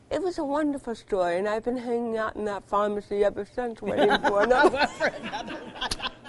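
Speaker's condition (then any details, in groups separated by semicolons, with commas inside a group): Cerebral palsy; present from birth, cervical spinal surgery C1 to C7, titanium neck; Botox dependent, recovering from surgery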